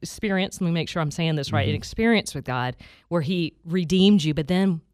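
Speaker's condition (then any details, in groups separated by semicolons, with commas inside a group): No condition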